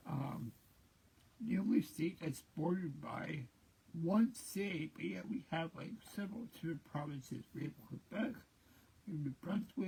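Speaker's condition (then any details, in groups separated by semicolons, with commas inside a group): Cerebral palsy; present since birth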